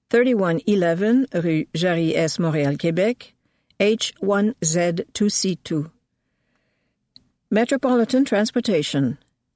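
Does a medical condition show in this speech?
No.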